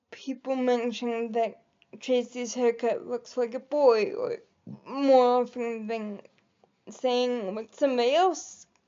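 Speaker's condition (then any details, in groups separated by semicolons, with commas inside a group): Cerebral palsy; quadriplegic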